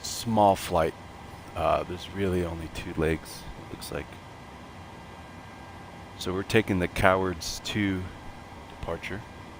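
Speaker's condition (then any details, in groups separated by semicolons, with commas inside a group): No condition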